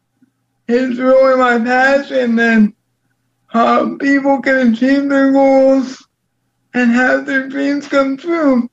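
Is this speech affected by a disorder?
Yes: cerebral palsy; intervention at Danville Child Development Center.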